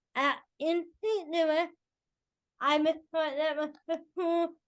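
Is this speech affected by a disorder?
Yes: cerebral palsy, spastic.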